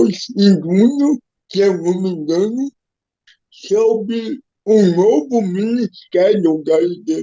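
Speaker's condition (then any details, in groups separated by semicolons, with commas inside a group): Cerebral palsy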